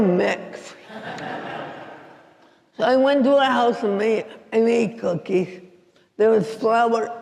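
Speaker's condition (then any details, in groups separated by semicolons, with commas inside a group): Cerebral palsy; affects walking and speech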